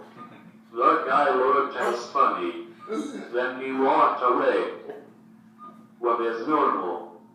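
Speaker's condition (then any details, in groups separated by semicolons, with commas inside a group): Cerebral palsy, speech-generating device, athetoid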